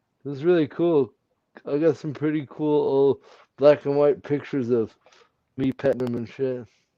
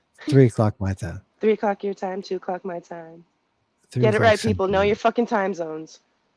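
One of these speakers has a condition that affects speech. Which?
The first: cerebral palsy.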